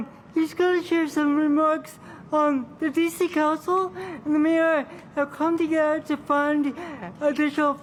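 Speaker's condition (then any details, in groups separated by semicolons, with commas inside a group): Cerebral palsy; from birth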